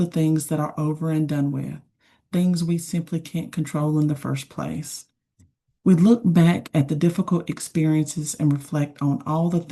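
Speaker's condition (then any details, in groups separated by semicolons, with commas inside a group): No condition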